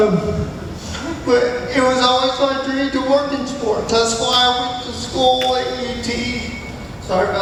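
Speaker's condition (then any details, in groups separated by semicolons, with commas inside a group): Cerebral palsy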